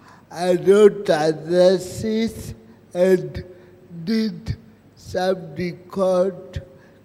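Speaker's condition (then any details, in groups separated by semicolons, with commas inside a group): Cerebral palsy; present from birth; about 34 years since onset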